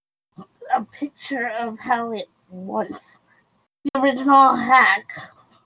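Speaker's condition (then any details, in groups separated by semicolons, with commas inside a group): Cerebral palsy; quadriplegic, brain damage from lack of oxygen at birth, diagnosed about age one, wheelchair user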